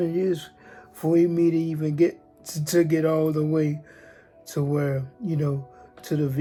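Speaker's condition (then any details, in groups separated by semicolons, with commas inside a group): Cerebral palsy, spastic diplegia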